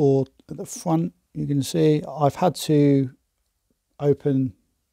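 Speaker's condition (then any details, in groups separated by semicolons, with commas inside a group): No condition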